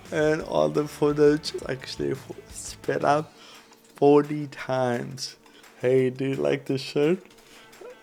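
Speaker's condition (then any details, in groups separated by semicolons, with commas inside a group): Cerebral palsy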